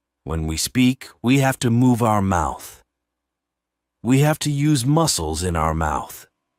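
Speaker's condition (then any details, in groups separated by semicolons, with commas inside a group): No condition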